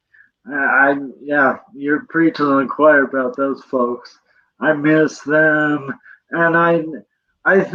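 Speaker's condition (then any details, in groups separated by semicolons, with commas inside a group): Cerebral palsy; present from birth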